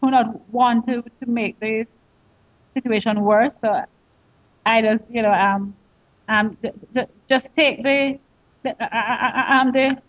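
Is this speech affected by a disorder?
Yes: stuttering; stuttering since childhood, familial, father Thomas and an aunt stutter, only one of father's seven children affected; stutters on own first name, uses substitute name, stutters more when upset, feels panic when stuttering; here repeated sounds.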